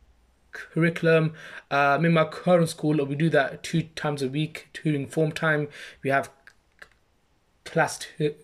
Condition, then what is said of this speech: Stuttering. One of the things that I really struggle with to begin with is just saying my name.